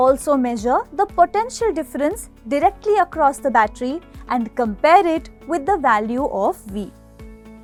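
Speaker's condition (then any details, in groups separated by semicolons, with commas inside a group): No condition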